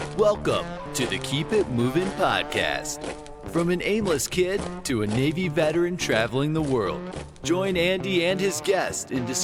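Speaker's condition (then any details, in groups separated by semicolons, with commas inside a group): No condition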